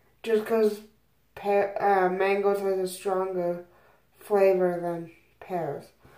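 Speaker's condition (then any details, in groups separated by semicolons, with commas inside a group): Cerebral palsy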